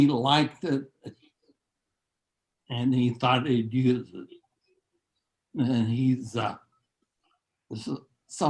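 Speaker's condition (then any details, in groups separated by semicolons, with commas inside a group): Neurological disease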